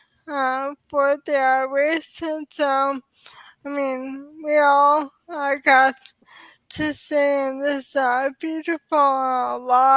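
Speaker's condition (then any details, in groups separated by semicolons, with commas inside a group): ALS; diagnosed in early 30s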